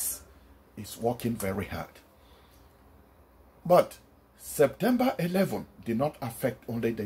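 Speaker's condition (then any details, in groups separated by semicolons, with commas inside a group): No condition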